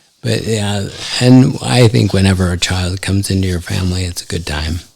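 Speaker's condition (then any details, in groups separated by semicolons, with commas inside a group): ALS; affects hand function; recently diagnosed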